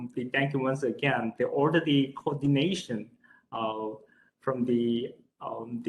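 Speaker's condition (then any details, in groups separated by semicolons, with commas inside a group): No condition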